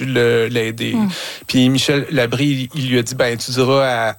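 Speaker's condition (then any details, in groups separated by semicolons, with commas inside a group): Stuttering; hereditary neurodevelopmental stuttering, interrupted neural connections for speech, reduction attributed to neuroplasticity and techniques; age 47, still stutters, greatly reduced since age 15, Association Bégaiement Communication (ABC) since age 42; speaking can be a struggle, drawing and writing used to communicate without stuttering; repeated sounds, prolonged sounds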